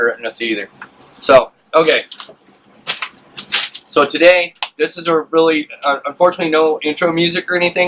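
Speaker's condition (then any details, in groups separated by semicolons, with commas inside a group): No condition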